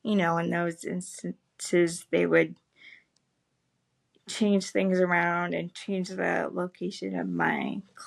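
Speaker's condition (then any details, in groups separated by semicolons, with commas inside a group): Cerebral palsy; spastic legs, premature birth breathing problems; cannot walk, physical and occupational therapy; able to speak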